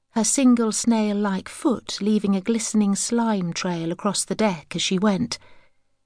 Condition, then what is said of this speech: None; typical speech.